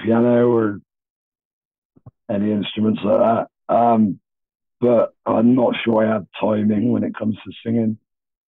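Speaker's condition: No vocal cords after airway collapse; speaks without vocal cords, sometimes pain speaking, camera throat exam at Bristol ENT clinic

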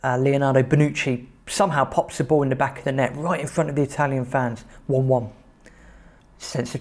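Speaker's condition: No condition

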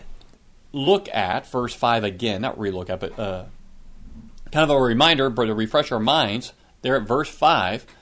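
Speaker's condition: No condition

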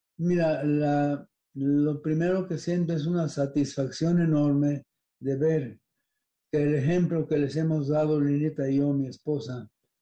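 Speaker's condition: Parkinson's disease; onset 12 to almost 13 years ago, age 93, dopamine pills, affects smell, taste, balance, body rigidity

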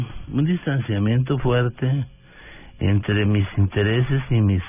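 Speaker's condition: Parkinson's disease; sometimes not understood at all

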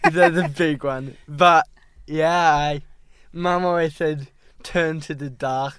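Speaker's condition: Cerebral palsy; play-based therapy

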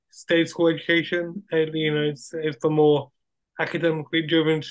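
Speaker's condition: Cerebral palsy; wheelchair user

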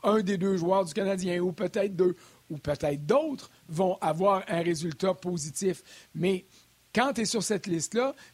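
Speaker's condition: No condition

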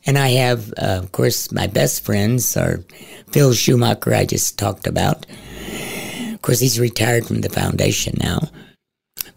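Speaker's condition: Head and neck cancer; stage 4 cancer into voice box from acid reflux, 36 throat radiations, chemotherapy at Gunderson; tumor gone, radiation damage to airway, possible future tracheotomy, daily breathing exercises; voice a little scratchy, never needed shots to swallow during chemotherapy

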